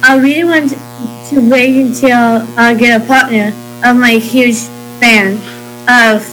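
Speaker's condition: Down syndrome

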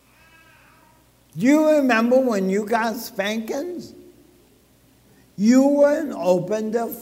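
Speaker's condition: ALS (Lou Gehrig's disease); walking

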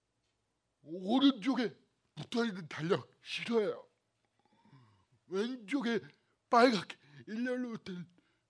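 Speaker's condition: Cerebral palsy; bent body

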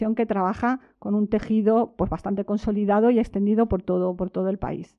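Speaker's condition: No condition

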